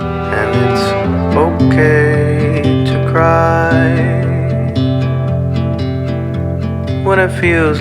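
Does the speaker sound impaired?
No.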